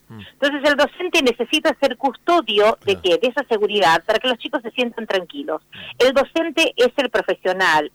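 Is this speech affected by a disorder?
No.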